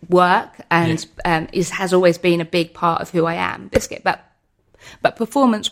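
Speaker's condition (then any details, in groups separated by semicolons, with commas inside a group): Tourette's syndrome; neurological, basal ganglia, motor and vocal tics, intensified in early 20s, wheelchair user, independent with support; frequent vocal tics interrupting speech, hedgehog, sausage, cats, occasional longer phrase tics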